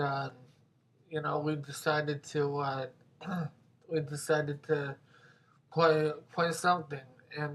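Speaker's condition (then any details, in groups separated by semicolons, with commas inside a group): Mobius syndrome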